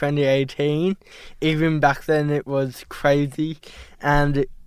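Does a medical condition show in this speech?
Yes: cerebral palsy; diagnosed at 12 months, Westmead hospital, prognosis may never walk or talk, play-based therapy; age 17, ongoing therapies via Cerebral Palsy Alliance, placing ski poles difficult.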